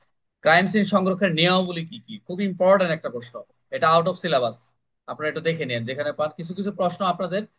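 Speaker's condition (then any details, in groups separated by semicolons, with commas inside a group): No condition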